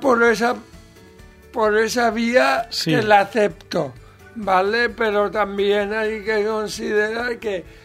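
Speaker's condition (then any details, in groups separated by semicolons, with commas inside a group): Cerebral palsy; present from birth, brain damage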